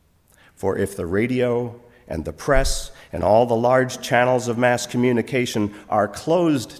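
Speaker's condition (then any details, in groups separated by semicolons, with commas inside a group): No condition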